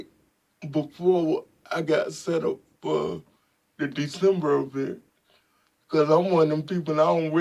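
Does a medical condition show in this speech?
Yes: spastic quadriplegic cerebral palsy; spastic quadriplegic, from birth, both sides of body.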